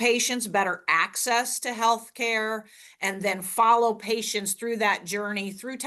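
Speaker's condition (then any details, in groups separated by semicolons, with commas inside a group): No condition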